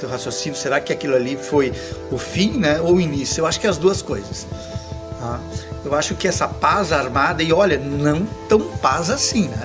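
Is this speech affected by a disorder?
No.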